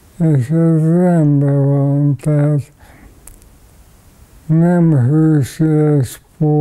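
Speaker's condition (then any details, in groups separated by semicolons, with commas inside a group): ALS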